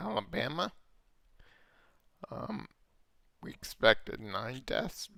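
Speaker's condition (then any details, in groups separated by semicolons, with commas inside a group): Multiple sclerosis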